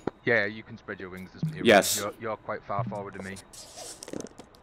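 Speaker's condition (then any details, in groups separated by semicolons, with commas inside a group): No condition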